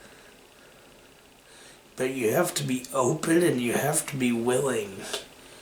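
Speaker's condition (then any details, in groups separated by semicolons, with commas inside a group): Cerebral palsy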